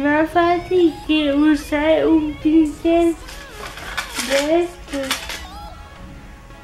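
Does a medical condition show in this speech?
Yes: cerebral palsy.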